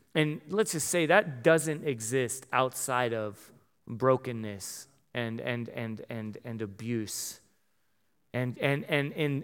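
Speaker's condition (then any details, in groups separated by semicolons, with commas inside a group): Stutter; stutter coming in and out during sermon; stutter comes and goes while speaking; repeated sounds, repeated words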